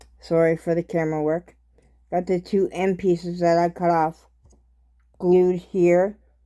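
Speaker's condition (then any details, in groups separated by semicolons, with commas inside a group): Cerebral palsy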